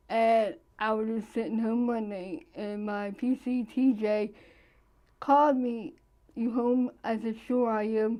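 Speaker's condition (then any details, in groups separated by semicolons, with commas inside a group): Cerebral palsy; present from birth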